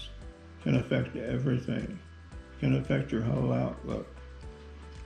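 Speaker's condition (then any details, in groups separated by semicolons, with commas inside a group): Parkinson's disease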